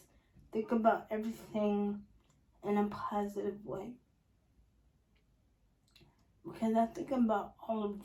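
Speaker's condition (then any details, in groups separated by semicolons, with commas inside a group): Spastic quadriplegic cerebral palsy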